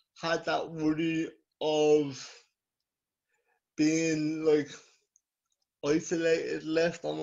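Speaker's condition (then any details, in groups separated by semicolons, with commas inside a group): Cerebral palsy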